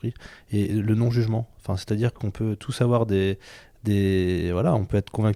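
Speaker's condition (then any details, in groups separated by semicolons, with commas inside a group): No condition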